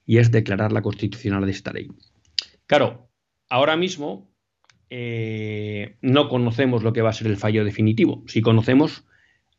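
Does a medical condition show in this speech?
No.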